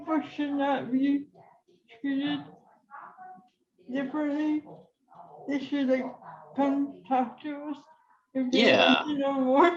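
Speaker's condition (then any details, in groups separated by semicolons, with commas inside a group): Cerebral palsy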